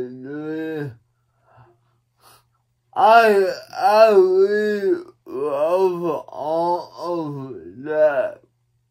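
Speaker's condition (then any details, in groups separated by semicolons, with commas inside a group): Cerebral palsy; one hand affected; atypical speech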